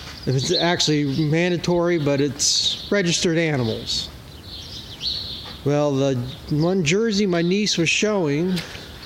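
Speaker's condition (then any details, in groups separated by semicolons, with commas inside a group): No condition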